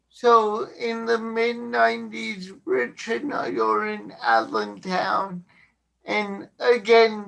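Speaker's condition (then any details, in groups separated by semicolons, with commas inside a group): Cerebral palsy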